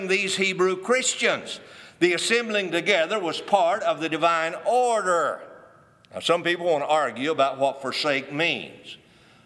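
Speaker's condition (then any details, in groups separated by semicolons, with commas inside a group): No condition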